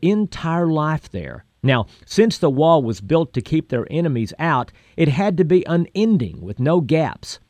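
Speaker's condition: No condition

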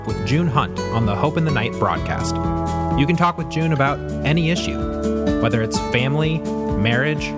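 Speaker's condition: No condition

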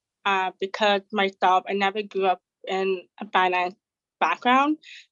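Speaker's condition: Deafness; has a disability

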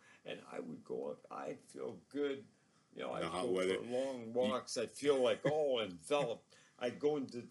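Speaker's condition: ALS; progressively crippling neurological disorder

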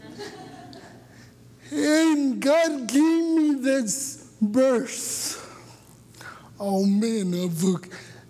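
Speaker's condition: Cerebral palsy; from birth, born about two weeks early, umbilical cord around neck, no breathing at birth, cannot control nerves; voice affected, voice described as a curse

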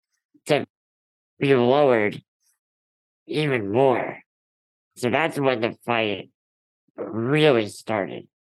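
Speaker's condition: Ullrich congenital muscular dystrophy; from birth, collagen 6a3 mutation, floppy hands and feet, diagnosed at 4, type found at 25

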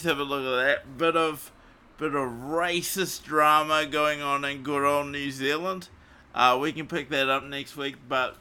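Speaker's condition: Cerebral palsy; surgery at about age five due to cerebral palsy

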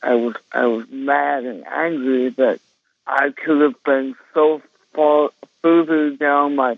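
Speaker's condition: Cerebral palsy; congenital

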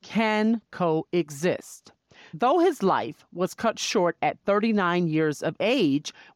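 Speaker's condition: No condition

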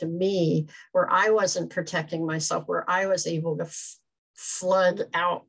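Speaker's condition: Cleft palate, severe; breathing problems from birth, unable to be fed as infant

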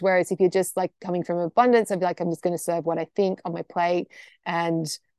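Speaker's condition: No condition

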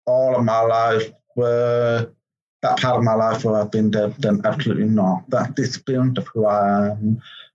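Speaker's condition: Profound deafness, congenital

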